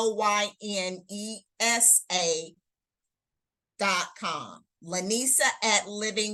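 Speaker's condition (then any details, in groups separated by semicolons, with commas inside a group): No condition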